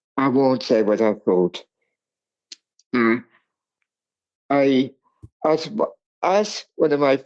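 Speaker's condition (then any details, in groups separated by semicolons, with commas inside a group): Cerebral palsy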